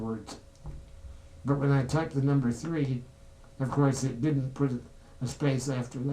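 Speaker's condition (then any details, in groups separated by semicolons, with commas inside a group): Spinal muscular atrophy type two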